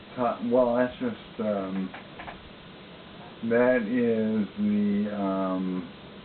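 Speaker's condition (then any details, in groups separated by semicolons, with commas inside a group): ALS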